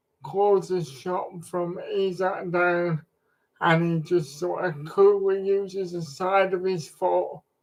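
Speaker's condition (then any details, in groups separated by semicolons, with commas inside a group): Cerebral palsy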